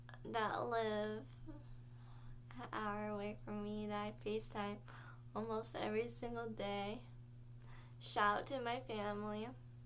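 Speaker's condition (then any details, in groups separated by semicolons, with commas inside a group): Cerebral palsy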